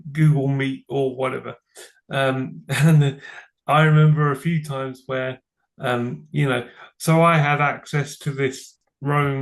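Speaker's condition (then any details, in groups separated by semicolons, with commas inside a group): Cerebral palsy; from birth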